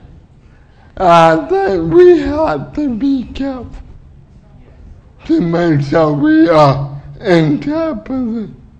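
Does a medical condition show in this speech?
Yes: cerebral palsy; 15 minutes without breathing, oxygen lack damaged left brain, uses wheelchair, body constantly fights back; speech a little unclear, a little difficult.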